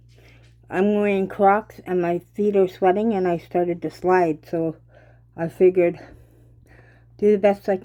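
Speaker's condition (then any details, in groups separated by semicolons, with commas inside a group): Cerebral palsy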